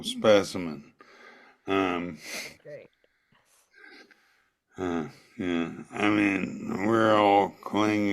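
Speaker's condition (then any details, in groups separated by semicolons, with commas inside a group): ALS; voice retained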